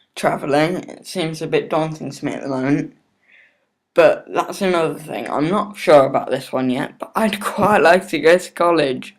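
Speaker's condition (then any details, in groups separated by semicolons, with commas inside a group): Cerebral palsy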